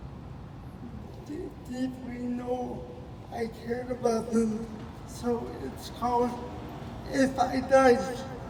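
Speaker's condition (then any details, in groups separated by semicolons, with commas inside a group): Cerebral palsy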